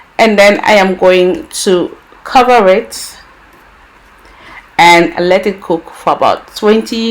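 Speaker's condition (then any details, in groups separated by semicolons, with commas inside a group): No condition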